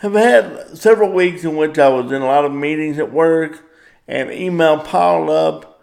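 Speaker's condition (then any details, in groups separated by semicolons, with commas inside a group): Cerebral palsy; power wheelchair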